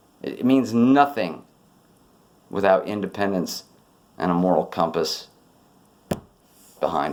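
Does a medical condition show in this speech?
No.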